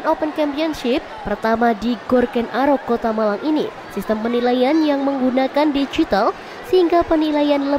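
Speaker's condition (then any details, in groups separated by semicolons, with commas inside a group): No condition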